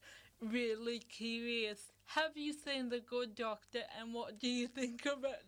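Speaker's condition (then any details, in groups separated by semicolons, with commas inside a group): Cerebral palsy; cerebral palsy from birth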